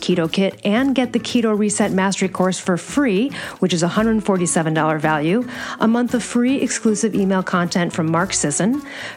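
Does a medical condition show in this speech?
No.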